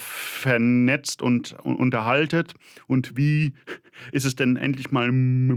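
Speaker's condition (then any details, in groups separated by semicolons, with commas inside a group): Stuttering; choppy, repetitions, blocks, cannot coordinate speech components, body tenses during blocks, throat sometimes hurts, fluent when singing; prolonged sounds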